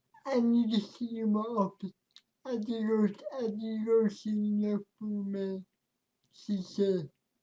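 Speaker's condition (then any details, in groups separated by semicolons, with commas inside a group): Cerebral palsy; speech affected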